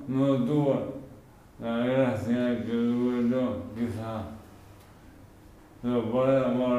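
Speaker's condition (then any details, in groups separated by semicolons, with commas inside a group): Amyotrophic lateral sclerosis; speech onset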